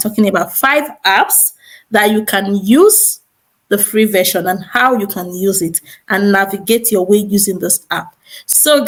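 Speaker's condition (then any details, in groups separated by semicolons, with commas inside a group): No condition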